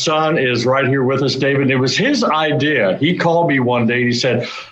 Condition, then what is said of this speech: None; typical speech.